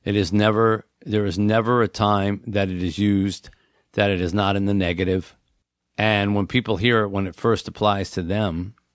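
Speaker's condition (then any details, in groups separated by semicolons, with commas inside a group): No condition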